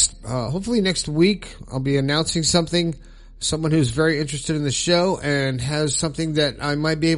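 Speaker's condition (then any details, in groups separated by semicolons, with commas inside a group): No condition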